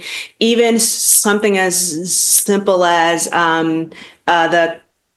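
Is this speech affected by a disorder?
Yes: stuttering; lifelong stuttering; pursues public speaking to face fear of talking, still stutters, feels vulnerable on podcasts; long-standing fear of talking, past avoidance of carrying conversations, stuttering held back career; here prolonged sounds.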